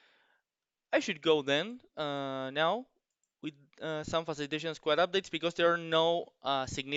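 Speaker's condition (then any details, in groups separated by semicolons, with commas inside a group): No condition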